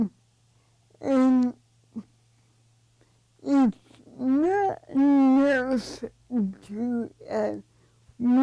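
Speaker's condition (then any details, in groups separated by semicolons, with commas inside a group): Cerebral palsy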